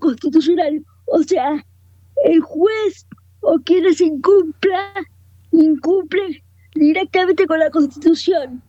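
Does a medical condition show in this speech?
Yes: cerebral palsy, quadriparesis; speech affected along with mobility, confirmed by speaker.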